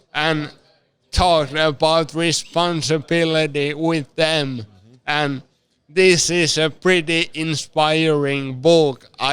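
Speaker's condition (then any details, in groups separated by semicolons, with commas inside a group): Severe traumatic brain injury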